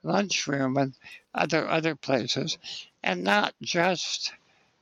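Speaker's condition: Spinal muscular atrophy; lifelong wheelchair use

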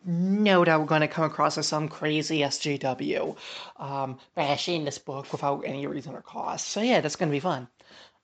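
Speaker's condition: No condition

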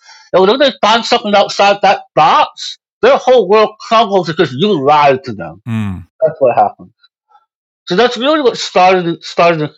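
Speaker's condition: Moebius syndrome; congenital

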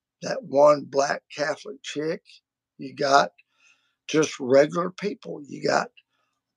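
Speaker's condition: Vocal cord surgery; including laser treatment

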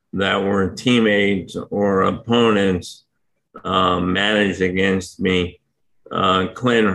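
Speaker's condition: ALS; hard to speak for long periods right now

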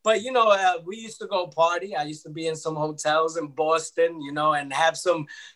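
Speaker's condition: No condition

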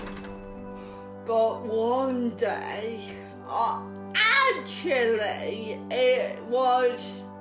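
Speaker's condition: Cerebral palsy

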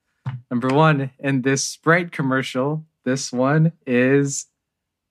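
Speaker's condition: No condition

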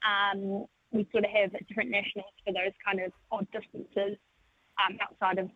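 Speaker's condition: No condition

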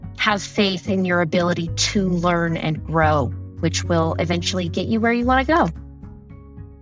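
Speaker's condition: No condition

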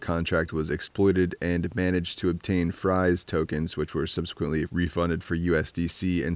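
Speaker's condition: No condition

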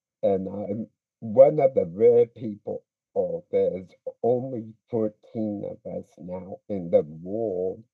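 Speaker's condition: Speech impediment; speech impediment since childhood, weaker-looking muscles in childhood, cerebral palsy considered but did not fit; pretty good speaker when comfortable, drama club and debate team experience

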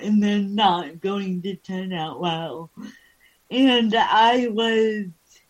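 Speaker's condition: Cerebral palsy

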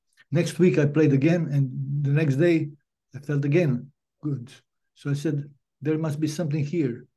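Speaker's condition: Parkinson's disease; ping pong therapy two to three times weekly, began five to six years post-diagnosis, some symptoms reversed

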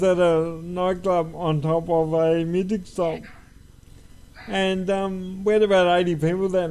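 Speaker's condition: Cerebral palsy; uses wheelchair

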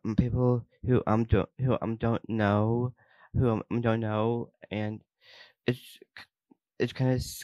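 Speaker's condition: Down syndrome; hearing, not deaf, learned American Sign Language from late teens; signs along with speech, not yet fully fluent in signing

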